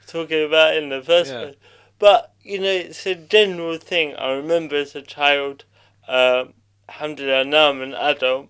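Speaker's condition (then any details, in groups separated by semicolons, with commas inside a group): Cerebral palsy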